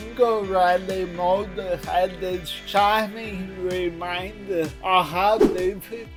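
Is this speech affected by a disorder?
Yes: cerebral palsy.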